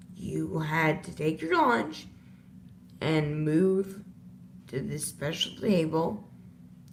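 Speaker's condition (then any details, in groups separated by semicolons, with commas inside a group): Disability causing slurred speech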